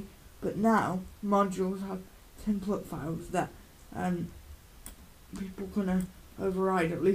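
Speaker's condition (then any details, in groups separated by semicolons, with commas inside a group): Cerebral palsy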